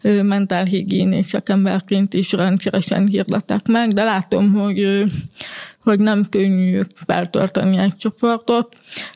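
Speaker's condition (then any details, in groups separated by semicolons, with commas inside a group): Hearing impairment; grew up in mainstream integration; communicates in spoken language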